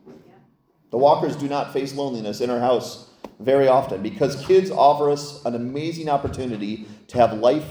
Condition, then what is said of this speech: None; typical speech.